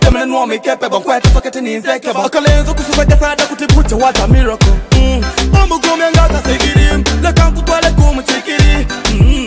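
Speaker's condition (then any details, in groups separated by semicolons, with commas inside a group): No condition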